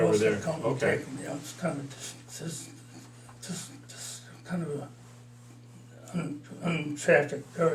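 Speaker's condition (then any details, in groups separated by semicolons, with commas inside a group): Parkinson's disease, mild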